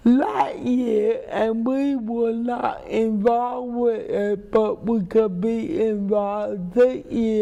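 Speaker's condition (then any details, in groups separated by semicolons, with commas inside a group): Cerebral palsy; affects walking and gait; described as mild; speech impairment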